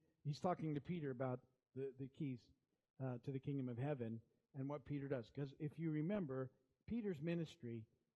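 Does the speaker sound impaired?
No.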